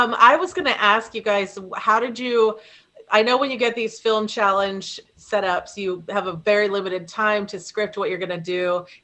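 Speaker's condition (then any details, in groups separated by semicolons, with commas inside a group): No condition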